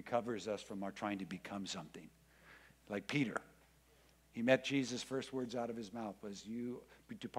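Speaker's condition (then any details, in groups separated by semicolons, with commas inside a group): No condition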